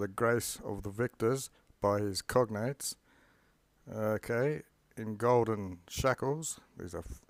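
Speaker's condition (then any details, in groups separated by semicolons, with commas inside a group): No condition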